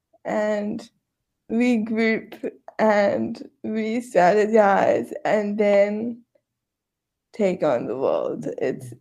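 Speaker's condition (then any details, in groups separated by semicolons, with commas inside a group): Cerebral palsy, quadriplegic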